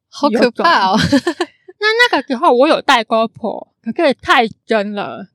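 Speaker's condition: Congenital hearing impairment; cannot hear clearly

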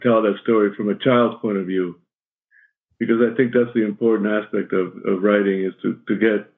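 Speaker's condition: Parkinson's; sometimes shaking, voice shakier than usual at recording; shaky voice, may stumble on words

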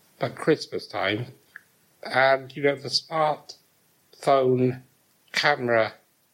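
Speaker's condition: Muscular dystrophy; severe muscle weakness, cannot use arms; does everything by voice, relies on voice dictation for WhatsApp messages and emails, Siri; weak breathing, speech and breathing compromised

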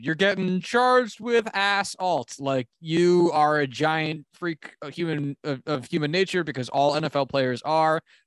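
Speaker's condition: No condition

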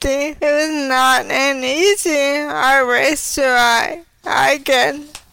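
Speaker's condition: ALS; quickly progressed to walking with cane

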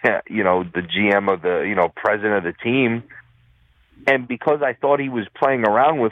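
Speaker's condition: No condition

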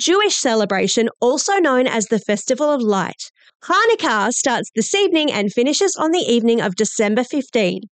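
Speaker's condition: No condition

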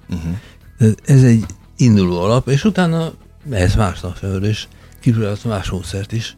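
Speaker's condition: Parkinson's disease

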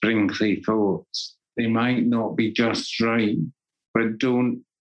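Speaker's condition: Parkinson's disease; uses a cane

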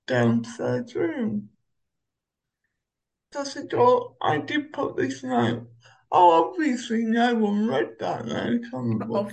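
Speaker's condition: Cerebral palsy; uses Omeo wheelchair

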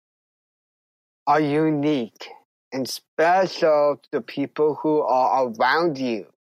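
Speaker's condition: Down syndrome; congenital

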